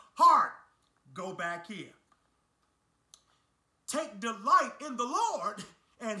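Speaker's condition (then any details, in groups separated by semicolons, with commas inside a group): No condition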